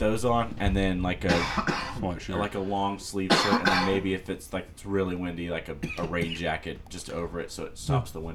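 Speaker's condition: No condition

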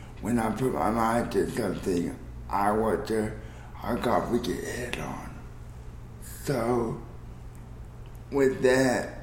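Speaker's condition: Cerebral palsy; cerebral palsy with body spasms and gyrations; daily fight against body spasms and gyrations

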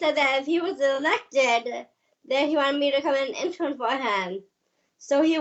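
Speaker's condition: Down syndrome

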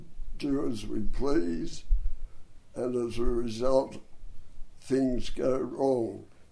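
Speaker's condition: Dystonia and cerebral palsy; bronchial asthma

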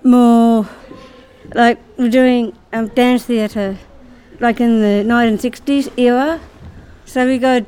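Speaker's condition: Down syndrome; learning difficulty; age 38

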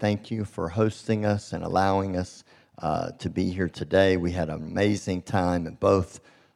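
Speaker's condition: Cleft lip and palate; congenital

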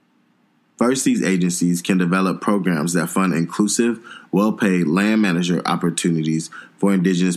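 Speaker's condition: No condition

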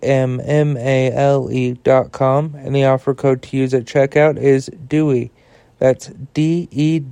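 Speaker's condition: Stutter; childhood stutter, pronunciation practice with grandma from about six, speech therapy, then stuttered every sixth sentence; stutter ongoing, still practices pronunciation; speaks slowly to avoid stuttering, fast speech triggers stutter; repeated sounds

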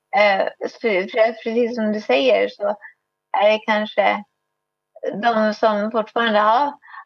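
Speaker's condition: Cerebral palsy, spastic

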